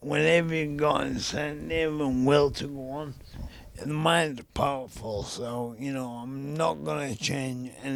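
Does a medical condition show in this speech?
Yes: ALS; young onset.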